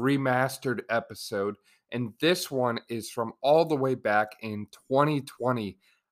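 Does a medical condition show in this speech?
No.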